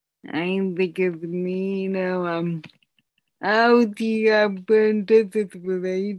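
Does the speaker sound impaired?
Yes: speech disability; lines repeated aloud by a helper after each phrase.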